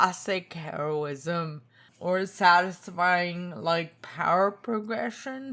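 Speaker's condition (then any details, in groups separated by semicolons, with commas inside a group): Spinocerebellar ataxia type 2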